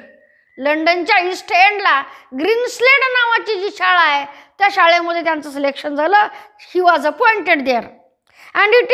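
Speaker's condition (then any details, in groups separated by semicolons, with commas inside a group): No condition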